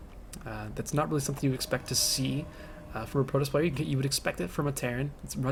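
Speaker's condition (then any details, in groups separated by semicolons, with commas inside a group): No condition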